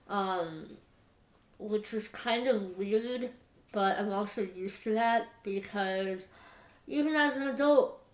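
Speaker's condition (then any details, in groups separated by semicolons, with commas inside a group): Moebius syndrome; sixth and seventh cranial nerve palsy, small tongue, poor lip closure; reduced clarity from small tongue and poor lip closure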